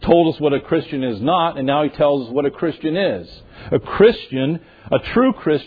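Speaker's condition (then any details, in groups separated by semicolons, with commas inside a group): No condition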